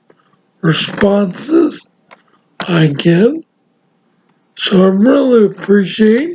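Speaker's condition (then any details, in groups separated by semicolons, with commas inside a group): Severe traumatic brain injury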